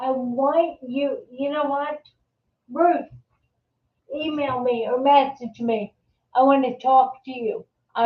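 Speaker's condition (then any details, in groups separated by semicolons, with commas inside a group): Multiple sclerosis, secondary progressive; on medication, exhausted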